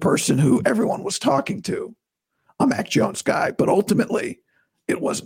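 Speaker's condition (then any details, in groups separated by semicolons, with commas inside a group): Vocal cord surgery recovery; best in two weeks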